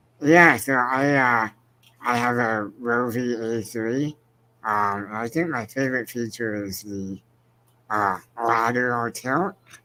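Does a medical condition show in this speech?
Yes: spinal muscular atrophy.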